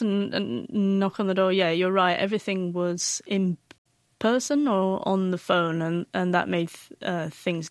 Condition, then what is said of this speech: Stuttering. My stutter has always been quite mild and not that prevalent